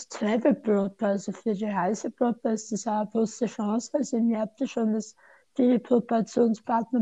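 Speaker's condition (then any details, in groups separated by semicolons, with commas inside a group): Tongue cancer surgery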